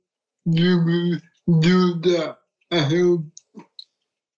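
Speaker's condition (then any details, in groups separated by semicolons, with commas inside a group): Cerebral palsy; short simple sentences, manager Sean Morris repeats and rephrases answers for listeners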